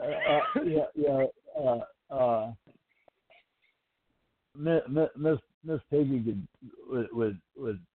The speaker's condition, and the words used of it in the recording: Stuttering. I with my stuttering background and stuff, I just don't think I could do it